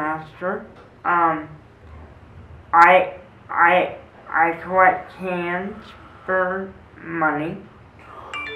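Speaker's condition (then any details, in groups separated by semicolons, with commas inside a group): Cerebral palsy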